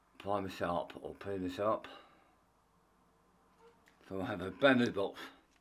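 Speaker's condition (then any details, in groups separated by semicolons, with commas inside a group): Tongue cancer; half tongue removed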